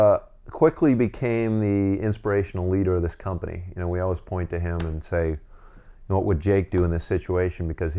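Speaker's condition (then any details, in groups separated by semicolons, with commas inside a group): No condition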